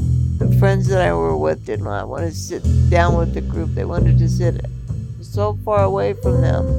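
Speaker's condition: Multiple system atrophy; diagnosed 2015 after six doctors, about four years, lungs and muscles atrophying; bedbound since shortly after Christmas, about four years since onset, planning medical aid in dying; brain does not signal breathing, must consciously blink, still talking, expects to lose voice

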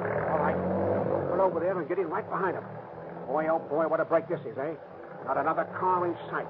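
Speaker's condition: No condition

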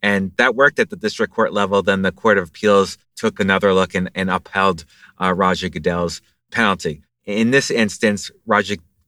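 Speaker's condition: No condition

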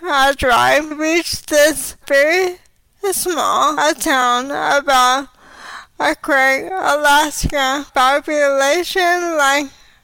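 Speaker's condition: ALS; quickly progressed to walking with cane

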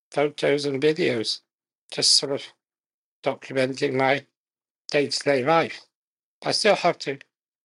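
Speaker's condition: Muscular dystrophy; can just about speak, limited breath, eye gaze technology may come next after voice control

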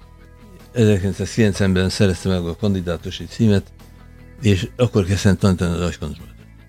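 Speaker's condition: Parkinson's disease; becomes emotional more easily as a symptom

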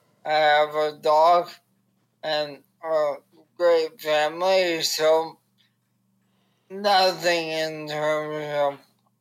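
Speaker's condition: ALS; bite-click mouse

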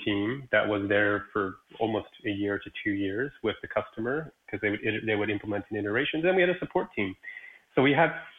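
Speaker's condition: No condition

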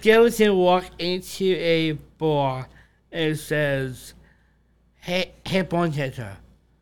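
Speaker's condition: Down syndrome; trouble talking when young, used a voice device

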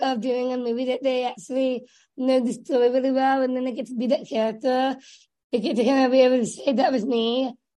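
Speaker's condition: Down syndrome; developmental disability from birth, differences in fine and gross motor skills and living independently

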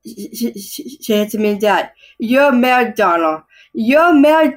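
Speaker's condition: Down syndrome; short ungrammatical phrases, asks mother what to say, mother Sandy prompts answer

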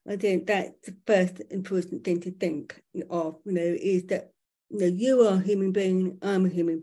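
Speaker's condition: Profoundly deaf, born profoundly deaf; profound deafness from birth, lip reading main communication, some British Sign Language (BSL), not fluent

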